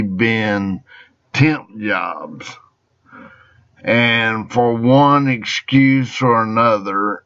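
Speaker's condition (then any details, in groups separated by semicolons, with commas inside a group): Traumatic brain injury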